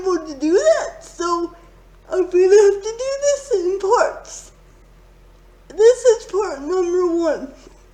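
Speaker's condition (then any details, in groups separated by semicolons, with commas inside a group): Quadriplegic cerebral palsy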